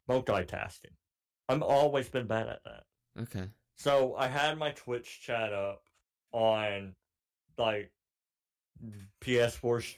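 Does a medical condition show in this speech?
Yes: cleft palate; cleft palate since childhood.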